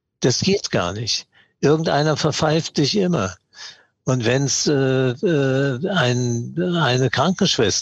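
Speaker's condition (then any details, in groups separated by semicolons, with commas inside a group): Parkinson's disease; mild course so far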